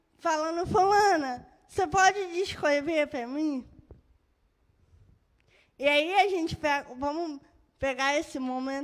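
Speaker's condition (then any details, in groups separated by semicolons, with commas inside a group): Cerebral palsy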